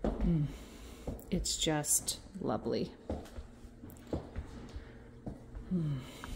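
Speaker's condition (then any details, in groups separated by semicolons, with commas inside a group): No condition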